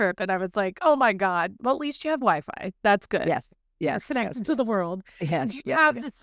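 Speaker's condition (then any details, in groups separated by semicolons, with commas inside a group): No condition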